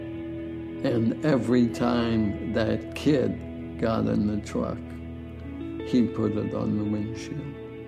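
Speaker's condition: ALS; initially given 2 to 5 years to live

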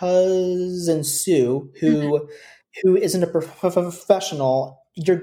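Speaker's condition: Stuttering; developmental stutter since about age 5, persisted into adulthood, varied speech therapies and groups; repeated sounds

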